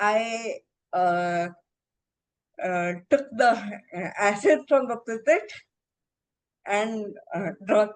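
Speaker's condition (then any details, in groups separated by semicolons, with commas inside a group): Encephalitis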